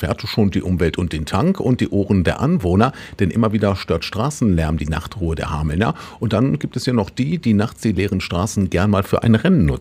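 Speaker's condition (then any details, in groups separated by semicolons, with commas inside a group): No condition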